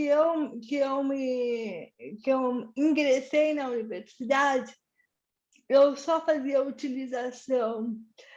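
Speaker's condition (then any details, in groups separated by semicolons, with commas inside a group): Cerebral palsy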